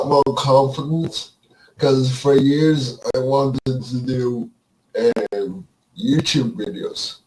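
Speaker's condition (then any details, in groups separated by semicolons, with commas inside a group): Cerebral palsy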